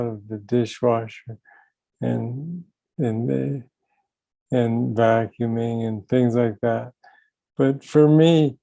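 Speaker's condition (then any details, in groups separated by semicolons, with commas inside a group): Young onset Parkinson's disease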